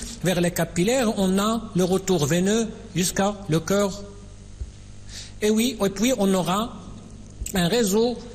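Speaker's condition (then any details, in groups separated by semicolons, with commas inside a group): No condition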